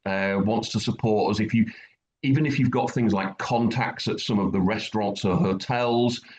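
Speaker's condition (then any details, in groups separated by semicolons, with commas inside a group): No condition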